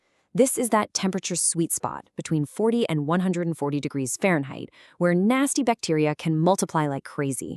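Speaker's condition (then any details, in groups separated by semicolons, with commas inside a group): No condition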